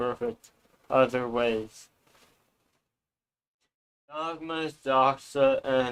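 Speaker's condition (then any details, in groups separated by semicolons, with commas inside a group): Tongue cancer surgery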